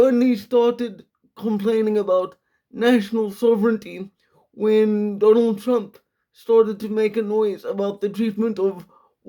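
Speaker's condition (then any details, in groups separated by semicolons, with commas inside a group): Quadriplegic cerebral palsy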